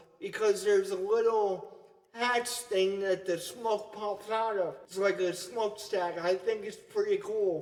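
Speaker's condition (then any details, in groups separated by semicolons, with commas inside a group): Cerebral palsy; only one hand usable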